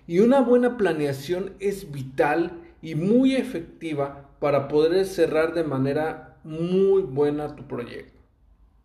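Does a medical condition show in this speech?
No.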